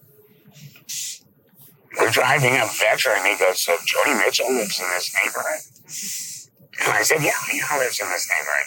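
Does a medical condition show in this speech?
Yes: laryngectomy; 32 days in hospital without food or water.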